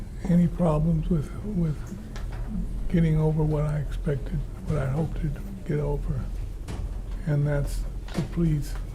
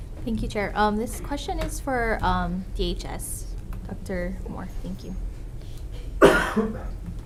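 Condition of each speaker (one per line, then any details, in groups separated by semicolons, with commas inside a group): Parkinson's; has caregiver; voice soft at times, sometimes unable to finish
No condition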